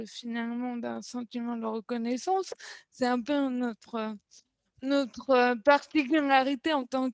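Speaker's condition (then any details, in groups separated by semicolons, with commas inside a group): Cerebral palsy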